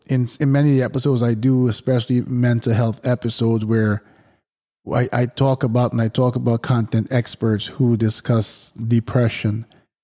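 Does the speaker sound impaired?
No.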